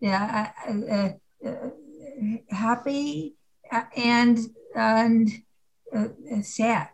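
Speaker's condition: Aphasia after stroke; two strokes one month apart, artery dissection blocking blood flow, symptoms came on slowly, ten and a half years ago; about ten and a half years post stroke, three years of speech, occupational, physical therapy; writing slow

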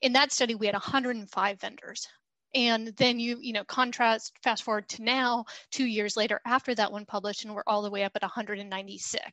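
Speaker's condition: No condition

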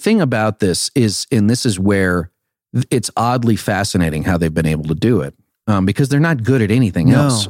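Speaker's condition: No condition

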